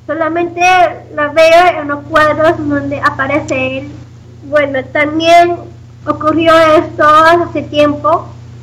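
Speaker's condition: Down syndrome; recites own poems, answers interview questions in full sentences; self-described good language

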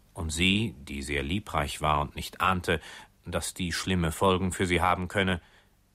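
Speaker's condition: No condition

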